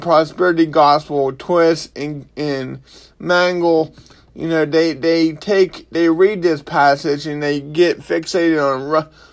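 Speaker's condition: Cerebral palsy; limps

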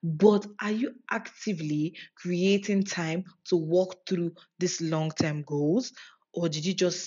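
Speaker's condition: No condition

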